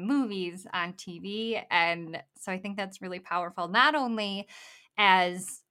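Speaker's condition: Bilateral cleft lip and palate; congenital complete bilateral cleft lip and palate, hard and soft palate, no palate at birth, lamb's nipple feeding; after columella lengthening, bone graft, jaw surgery, rhinoplasty

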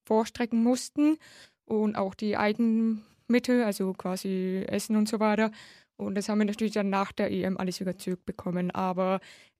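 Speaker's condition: Hard of hearing since birth, congenital, cochlear implant, severe; nearly deaf

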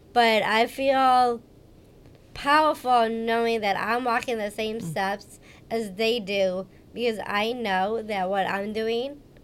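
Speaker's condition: Down syndrome; age 31

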